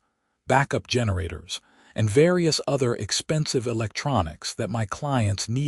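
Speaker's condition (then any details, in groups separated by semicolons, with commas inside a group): No condition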